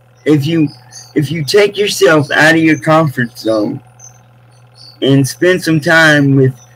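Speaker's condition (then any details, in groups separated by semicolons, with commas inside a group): Cerebral palsy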